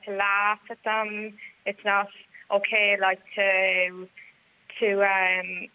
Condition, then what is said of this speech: Stuttering. Like, you know, it's kind of putting pressure on me to speak faster.